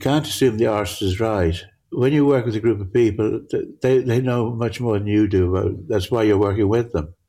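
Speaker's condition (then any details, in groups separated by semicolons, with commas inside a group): Parkinson's; grouped objects merge together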